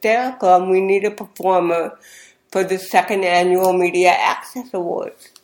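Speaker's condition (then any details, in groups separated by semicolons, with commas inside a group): Cerebral palsy; speech therapy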